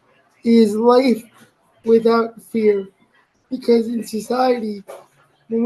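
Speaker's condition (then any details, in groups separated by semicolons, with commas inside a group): Cerebral palsy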